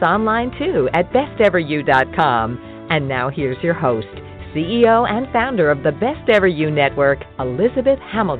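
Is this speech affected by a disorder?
No.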